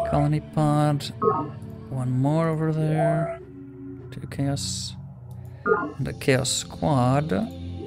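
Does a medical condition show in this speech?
No.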